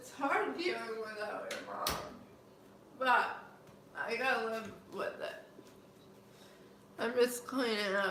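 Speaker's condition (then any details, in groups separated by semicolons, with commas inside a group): Cerebral palsy, mild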